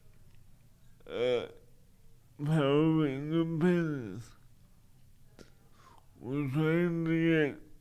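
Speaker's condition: Cerebral palsy; limited use of arms

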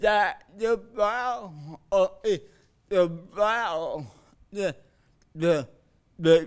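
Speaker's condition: Cerebral palsy

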